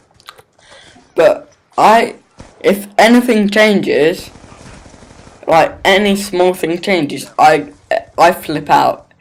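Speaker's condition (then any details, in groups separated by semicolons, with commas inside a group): Cerebral palsy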